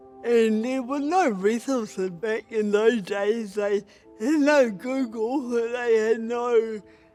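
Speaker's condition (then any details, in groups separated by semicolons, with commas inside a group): Cerebral palsy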